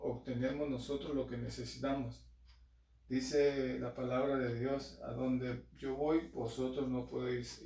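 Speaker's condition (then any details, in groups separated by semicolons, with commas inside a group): No condition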